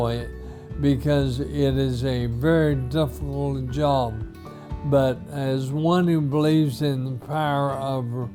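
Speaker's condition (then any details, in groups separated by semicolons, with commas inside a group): ALS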